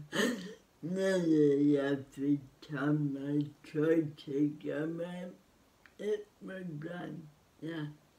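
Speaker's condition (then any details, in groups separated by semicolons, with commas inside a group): Cerebral palsy; spastic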